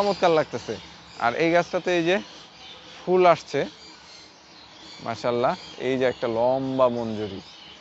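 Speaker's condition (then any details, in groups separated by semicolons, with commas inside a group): No condition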